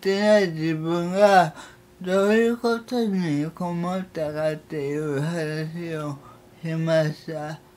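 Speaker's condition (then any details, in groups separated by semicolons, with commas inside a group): Cerebral palsy; severe, uses a wheelchair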